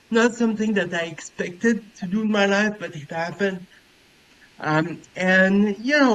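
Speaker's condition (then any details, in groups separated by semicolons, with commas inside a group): Cerebral palsy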